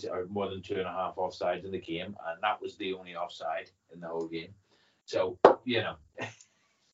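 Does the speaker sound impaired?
No.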